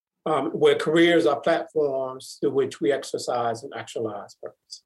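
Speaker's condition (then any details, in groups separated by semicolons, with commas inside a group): No condition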